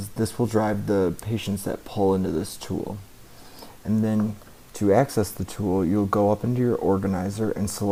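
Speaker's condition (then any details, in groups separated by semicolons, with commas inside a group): No condition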